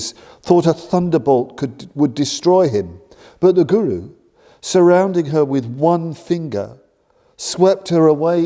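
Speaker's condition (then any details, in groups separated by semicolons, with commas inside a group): No condition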